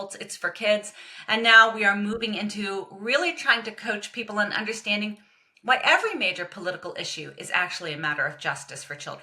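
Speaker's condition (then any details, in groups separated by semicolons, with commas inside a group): No condition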